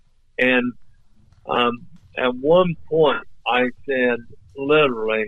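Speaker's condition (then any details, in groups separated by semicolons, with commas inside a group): ALS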